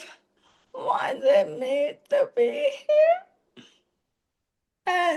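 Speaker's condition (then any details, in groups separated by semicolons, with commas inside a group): ALS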